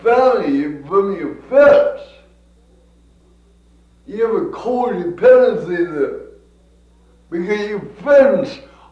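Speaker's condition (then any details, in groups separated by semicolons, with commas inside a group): Cerebral palsy; from birth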